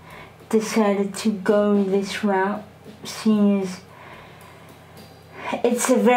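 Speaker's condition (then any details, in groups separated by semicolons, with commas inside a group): Cerebral palsy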